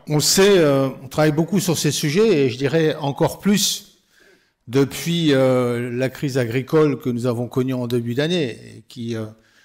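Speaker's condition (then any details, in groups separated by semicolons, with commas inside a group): No condition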